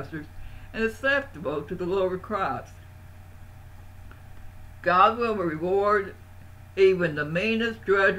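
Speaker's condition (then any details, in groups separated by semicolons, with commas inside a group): Parkinson's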